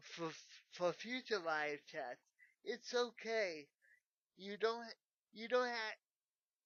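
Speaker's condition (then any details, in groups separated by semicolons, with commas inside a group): Cerebral palsy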